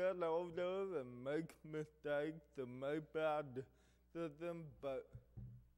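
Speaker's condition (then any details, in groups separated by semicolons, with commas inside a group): Cerebral palsy; affects hearing and speech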